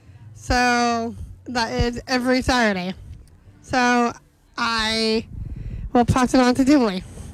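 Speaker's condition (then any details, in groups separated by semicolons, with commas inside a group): Down syndrome; intellectual disability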